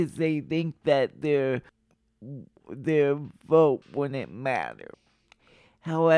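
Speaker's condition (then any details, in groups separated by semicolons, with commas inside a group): Cerebral palsy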